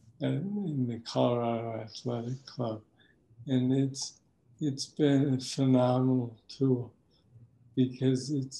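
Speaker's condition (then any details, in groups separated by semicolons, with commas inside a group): Parkinson's disease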